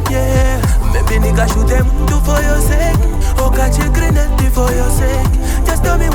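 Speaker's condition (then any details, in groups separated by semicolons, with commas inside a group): No condition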